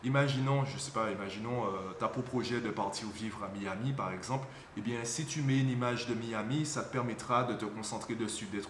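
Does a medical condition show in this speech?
No.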